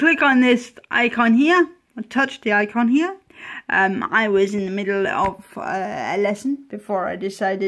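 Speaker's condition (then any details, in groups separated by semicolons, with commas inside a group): Cerebral palsy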